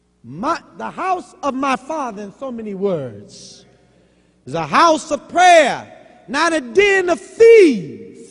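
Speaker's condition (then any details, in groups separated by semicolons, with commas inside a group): No condition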